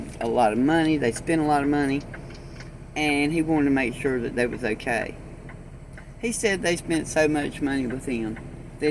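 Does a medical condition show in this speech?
No.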